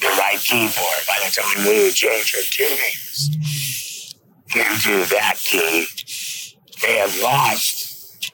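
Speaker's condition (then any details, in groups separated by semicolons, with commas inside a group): Laryngectomy; rattles esophagus like vocal cords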